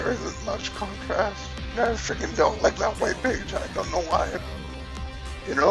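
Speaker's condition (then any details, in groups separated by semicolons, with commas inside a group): Cerebellar ataxia from brain tumour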